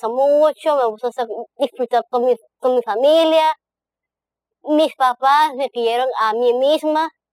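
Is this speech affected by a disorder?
Yes: Down syndrome; present from birth; nearly 30 years old.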